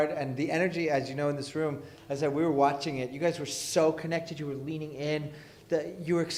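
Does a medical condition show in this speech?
No.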